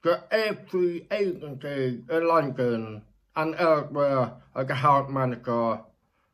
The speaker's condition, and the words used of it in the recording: Deafness. He's a deaf candidate who works in the private sector, but his speech is absolutely incredible for a deaf person.